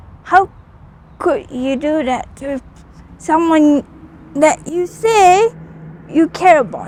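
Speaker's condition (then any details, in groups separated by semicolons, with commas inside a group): Cerebral palsy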